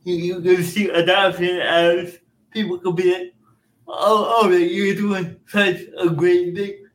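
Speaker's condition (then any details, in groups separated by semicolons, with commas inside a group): Cerebral palsy; cerebral palsy from birth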